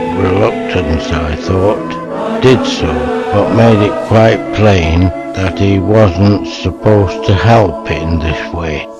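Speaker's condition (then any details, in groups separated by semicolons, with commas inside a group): Motor neuron disease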